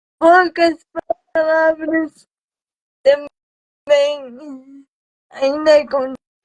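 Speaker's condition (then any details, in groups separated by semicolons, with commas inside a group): Cerebral palsy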